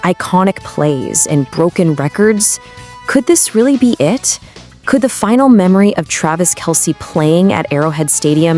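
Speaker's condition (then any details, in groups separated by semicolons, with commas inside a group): No condition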